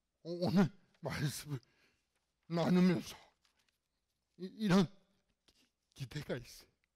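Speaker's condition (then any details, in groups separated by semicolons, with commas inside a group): Cerebral palsy; fairly severe in childhood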